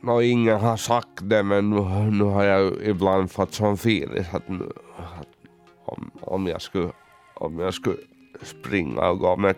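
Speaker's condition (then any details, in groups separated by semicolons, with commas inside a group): Cerebral palsy; congenital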